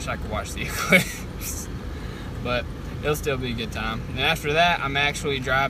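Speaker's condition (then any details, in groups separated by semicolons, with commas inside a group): No condition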